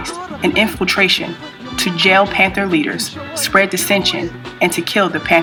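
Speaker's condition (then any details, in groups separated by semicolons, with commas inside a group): No condition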